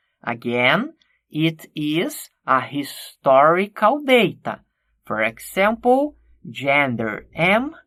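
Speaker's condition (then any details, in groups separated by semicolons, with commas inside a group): No condition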